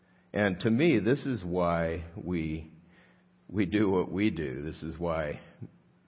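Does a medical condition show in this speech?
No.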